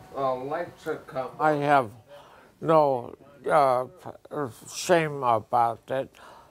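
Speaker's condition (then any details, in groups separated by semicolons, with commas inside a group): Brain injury; car accident, blood and oxygen loss to brain; 16 years since injury; talks funny since injury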